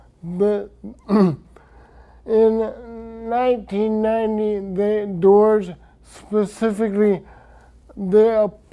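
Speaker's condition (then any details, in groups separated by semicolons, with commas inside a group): Traumatic brain injury; speech affected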